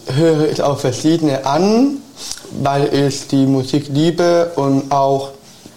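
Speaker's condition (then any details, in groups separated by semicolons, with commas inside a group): Down syndrome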